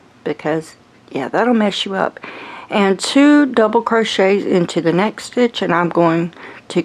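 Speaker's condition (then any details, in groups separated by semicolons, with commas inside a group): No condition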